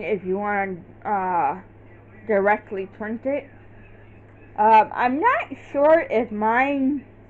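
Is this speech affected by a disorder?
Yes: cerebral palsy.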